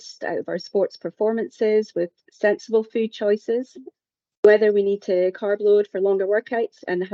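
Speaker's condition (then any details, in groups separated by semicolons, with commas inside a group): No condition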